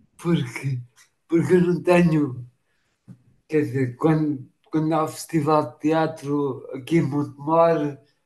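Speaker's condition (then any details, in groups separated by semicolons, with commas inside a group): Machado-Joseph disease (sca3); ataxia, gradual onset, movement control problems, falls; diagnosed around age 40, onset four years earlier, physiotherapy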